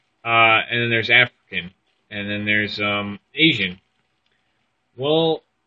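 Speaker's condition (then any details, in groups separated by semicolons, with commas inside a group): No condition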